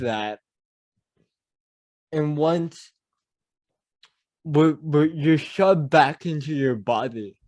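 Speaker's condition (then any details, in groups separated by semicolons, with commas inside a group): Cerebral palsy; mild speech impediment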